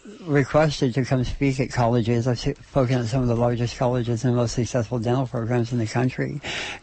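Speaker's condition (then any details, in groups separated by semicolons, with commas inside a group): Oral cancer surgery; stage 4 oral cancer at 33, right half of face removed and rebuilt, half jaw replaced with fibula; five-year survivor, over 40 neck lymph nodes removed, after radiation and chemotherapy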